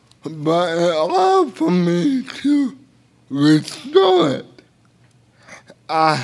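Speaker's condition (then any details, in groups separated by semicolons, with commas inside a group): Cerebral palsy; involuntary hand movements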